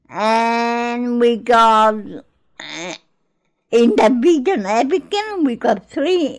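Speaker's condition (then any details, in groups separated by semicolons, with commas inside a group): Cerebral palsy; born in Greece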